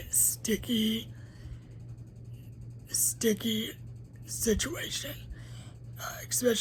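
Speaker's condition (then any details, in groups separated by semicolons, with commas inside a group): Cerebral palsy; uses a wheelchair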